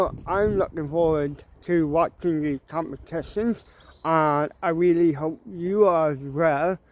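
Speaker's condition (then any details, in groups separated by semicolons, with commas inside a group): Cerebral palsy, ataxic, mild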